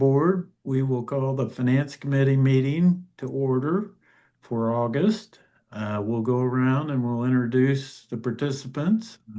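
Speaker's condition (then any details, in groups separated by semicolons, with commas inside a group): No condition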